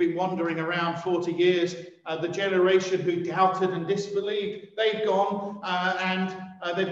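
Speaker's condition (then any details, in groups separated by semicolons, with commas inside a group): No condition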